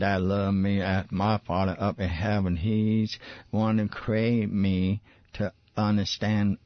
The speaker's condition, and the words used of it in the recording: Parkinson's disease. Every Monday evening, after we get done with the singing man, Stephen McClary, we sat and talked, and my voice is more plainer.